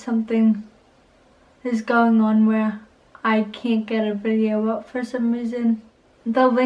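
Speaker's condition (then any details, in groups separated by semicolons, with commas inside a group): Cerebral palsy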